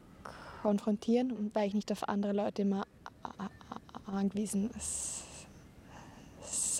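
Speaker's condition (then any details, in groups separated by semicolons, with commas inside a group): Stuttering; since childhood, worst in puberty with block every second word, twin brother stutters, speech therapy techniques; markedly milder than in puberty, severity varies with daily condition, applies speech technique in English; stronger in English than German, fluent and halting phases, technique use and blocking both tiring; blocks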